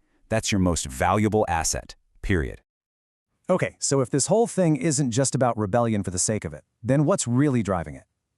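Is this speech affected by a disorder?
No.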